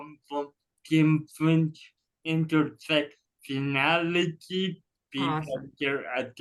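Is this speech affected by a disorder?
Yes: cerebral palsy.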